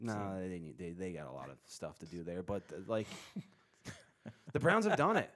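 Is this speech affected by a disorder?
No.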